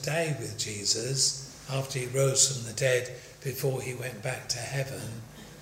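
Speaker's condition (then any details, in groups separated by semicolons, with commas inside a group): No condition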